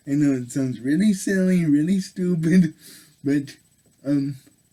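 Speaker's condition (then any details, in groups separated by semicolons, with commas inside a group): Cerebral palsy; affects all muscles; able to speak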